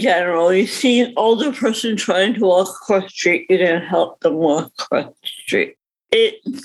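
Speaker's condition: Cerebral palsy; reading disability

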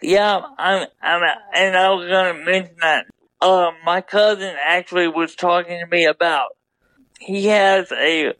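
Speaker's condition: Double hemiplegia cerebral palsy

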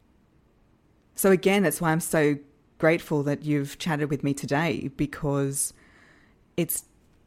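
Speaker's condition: No condition

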